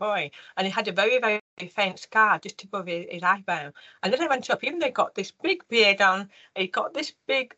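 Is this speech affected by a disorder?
Yes: profound deafness; congenital, undiagnosed until age four, chest-worn hearing aid box from age four, considered for cochlear implant; delayed speech development, mother taught tongue and mouth placement by feeling buzzing, speech good but sounds short-tongued.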